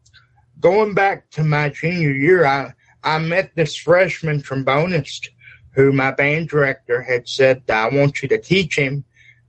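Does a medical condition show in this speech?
Yes: cerebral palsy; uses electric wheelchair.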